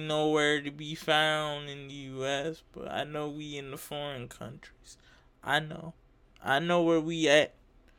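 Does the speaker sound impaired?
Yes: cerebral palsy; uses wheelchair.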